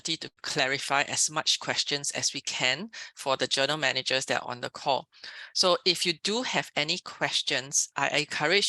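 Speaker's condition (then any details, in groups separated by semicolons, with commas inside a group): No condition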